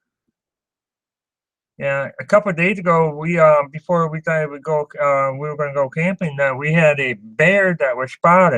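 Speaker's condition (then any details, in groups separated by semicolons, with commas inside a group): No condition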